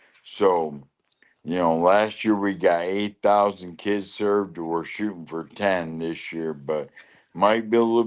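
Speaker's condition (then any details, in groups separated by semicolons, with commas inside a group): Lou Gehrig's disease (ALS)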